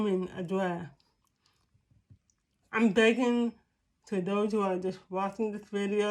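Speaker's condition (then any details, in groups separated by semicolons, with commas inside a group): Cerebral palsy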